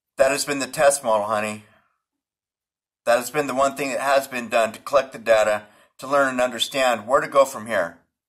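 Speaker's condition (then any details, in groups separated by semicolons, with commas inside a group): No condition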